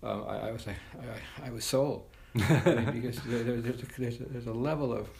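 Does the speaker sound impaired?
Yes: Parkinson's disease; Parkinson's disease for quite a while; traveling increasingly difficult.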